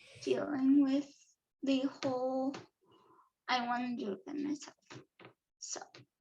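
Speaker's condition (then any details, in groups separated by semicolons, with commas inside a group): Cerebral palsy; affects all four limbs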